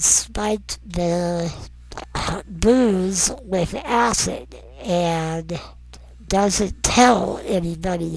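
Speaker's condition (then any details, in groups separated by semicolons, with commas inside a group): Non-progressive muscular dystrophy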